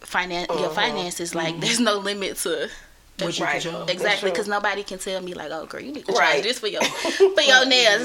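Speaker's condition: No condition

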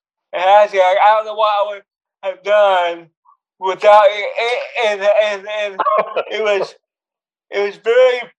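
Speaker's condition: Cerebral palsy; cerebral palsy since birth

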